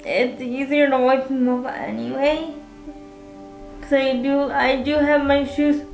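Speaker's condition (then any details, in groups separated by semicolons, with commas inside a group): Cerebral palsy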